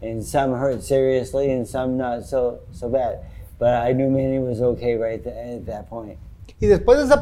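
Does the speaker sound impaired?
Yes: Parkinson's disease; sometimes.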